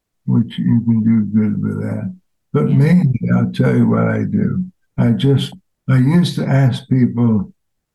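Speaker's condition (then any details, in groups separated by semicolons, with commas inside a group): ALS; fatal progressive disease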